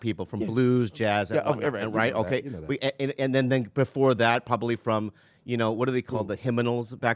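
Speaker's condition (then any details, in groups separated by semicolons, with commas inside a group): Stutter; worse when emotional; stuttered on a phrase while speaking emotionally, noticed by another speaker; repeated phrase start; repeated sounds, repeated words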